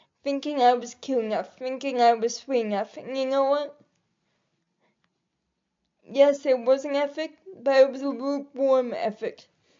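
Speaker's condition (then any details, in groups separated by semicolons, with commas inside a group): Cerebral palsy; quadriplegic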